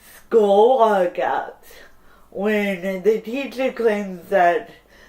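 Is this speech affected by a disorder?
Yes: cerebral palsy.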